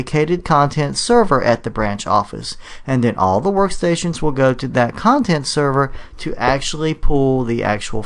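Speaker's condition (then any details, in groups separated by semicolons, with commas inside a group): No condition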